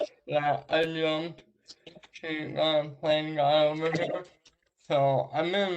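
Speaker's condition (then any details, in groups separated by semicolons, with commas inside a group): Traumatic brain injury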